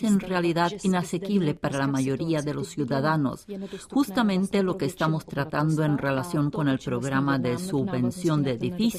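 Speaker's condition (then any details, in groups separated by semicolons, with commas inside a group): No condition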